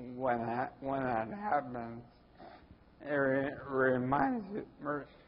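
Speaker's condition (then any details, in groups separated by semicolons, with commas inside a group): Ataxia; speech typical of the condition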